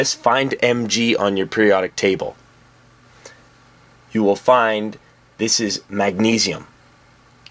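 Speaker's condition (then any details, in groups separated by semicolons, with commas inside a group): No condition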